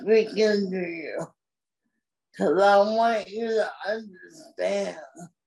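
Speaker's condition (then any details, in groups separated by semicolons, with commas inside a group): Cerebral palsy; uses motorized wheelchair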